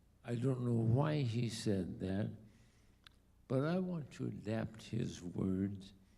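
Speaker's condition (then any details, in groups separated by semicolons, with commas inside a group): ALS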